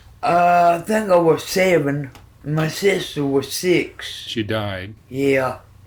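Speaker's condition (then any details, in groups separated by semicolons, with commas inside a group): Cerebral palsy; formerly braces all over; after childhood train accident and coma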